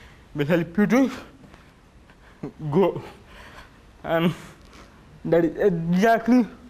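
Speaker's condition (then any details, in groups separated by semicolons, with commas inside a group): Cerebral palsy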